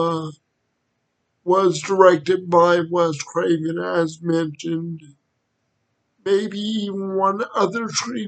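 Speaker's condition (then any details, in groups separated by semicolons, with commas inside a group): Cerebral palsy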